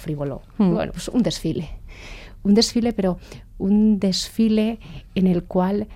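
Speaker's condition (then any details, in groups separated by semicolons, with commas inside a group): No condition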